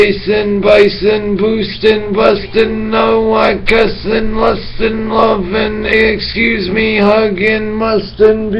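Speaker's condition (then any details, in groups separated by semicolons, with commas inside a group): Brain injury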